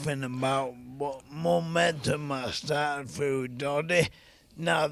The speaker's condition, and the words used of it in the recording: ALS (motor neuron disease). My voice wasn't anything like it is now.